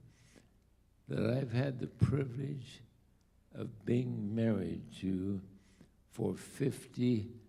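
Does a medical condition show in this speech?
Yes: ALS.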